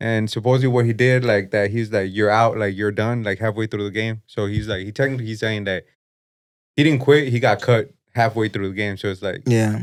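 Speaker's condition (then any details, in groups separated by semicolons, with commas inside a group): No condition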